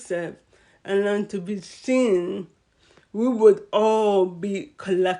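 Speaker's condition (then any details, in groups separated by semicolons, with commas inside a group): Cerebral palsy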